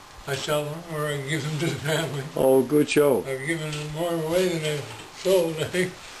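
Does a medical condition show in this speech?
Yes: Parkinson's disease; diagnosed 19 years ago.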